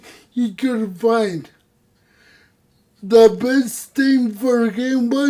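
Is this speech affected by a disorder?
Yes: cerebral palsy; voice.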